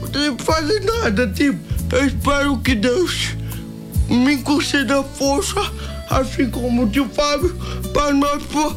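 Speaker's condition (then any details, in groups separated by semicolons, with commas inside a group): Cerebral palsy; present from birth, predicted at birth to be vegetative, never to walk or talk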